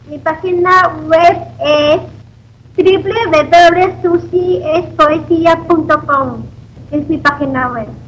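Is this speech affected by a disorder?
Yes: Down syndrome; self-described good language.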